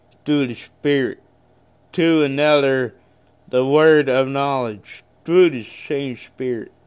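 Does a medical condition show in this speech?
Yes: cerebral palsy; congenital cerebral palsy.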